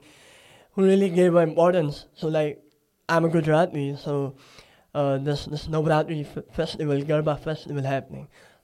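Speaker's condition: Cleft palate; listeners try harder to understand

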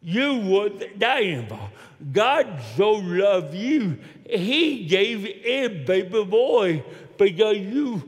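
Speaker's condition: Cerebral palsy; walks with limp

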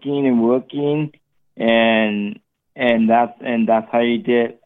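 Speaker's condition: Cerebral palsy; predicted at birth never to walk or talk, now does public speaking, comfortable telling story

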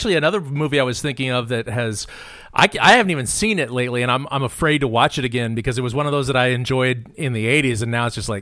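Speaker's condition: No condition

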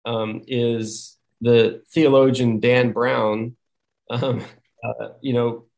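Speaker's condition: No condition

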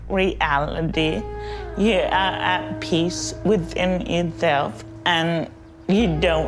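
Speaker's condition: Cerebral palsy; diagnosed before age 2, mainly lower limbs, balance, coordination, motor dexterity, speed affected, muscles don't relax

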